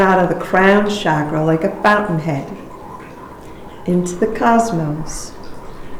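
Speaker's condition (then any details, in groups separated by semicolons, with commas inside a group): No condition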